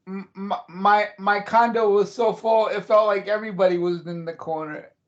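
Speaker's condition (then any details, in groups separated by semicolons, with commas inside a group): Cerebral palsy; since childhood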